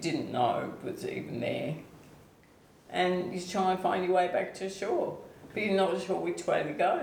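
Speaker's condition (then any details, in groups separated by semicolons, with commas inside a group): ALS/MND; onset foot drop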